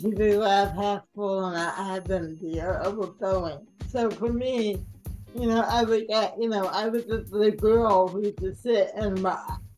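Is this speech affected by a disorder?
Yes: cerebral palsy, mild; mild speech impediment, sometimes hard to understand, mistaken for intoxicated, conscientious about clear diction.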